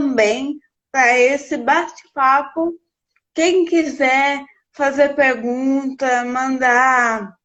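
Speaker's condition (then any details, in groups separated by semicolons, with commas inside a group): Cerebral palsy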